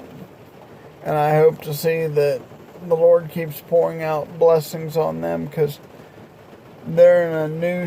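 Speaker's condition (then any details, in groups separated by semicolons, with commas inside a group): Multiple sclerosis, progressive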